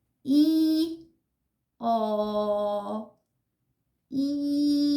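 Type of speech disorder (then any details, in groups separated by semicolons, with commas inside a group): Childhood apraxia of speech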